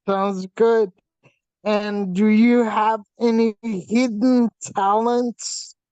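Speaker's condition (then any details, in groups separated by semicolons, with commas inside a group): Facial paralysis from hydrocephalus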